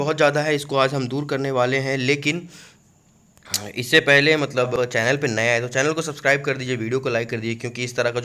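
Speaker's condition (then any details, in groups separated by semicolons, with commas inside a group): No condition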